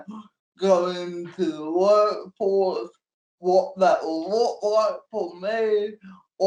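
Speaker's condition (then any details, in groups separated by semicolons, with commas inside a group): Cerebral palsy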